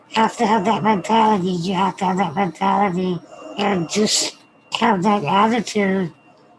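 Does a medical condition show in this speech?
Yes: spinal muscular atrophy; wheelchair.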